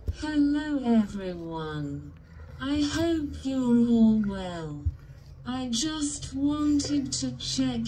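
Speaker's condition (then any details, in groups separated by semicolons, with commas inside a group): Cerebral palsy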